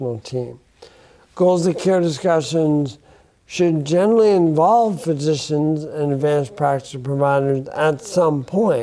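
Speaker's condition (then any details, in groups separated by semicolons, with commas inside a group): Bulbar onset ALS; affects speech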